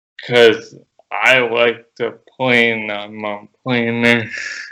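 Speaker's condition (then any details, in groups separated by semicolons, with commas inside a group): Cerebral palsy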